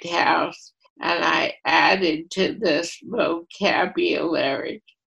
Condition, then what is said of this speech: ALS (motor neuron disease). And her voice has been affected, but her message is just as